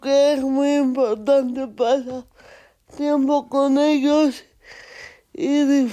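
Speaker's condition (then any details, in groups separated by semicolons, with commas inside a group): Cerebral palsy; takes photographs with adapted cameras and systems, Fundación Aspace Zaragoza project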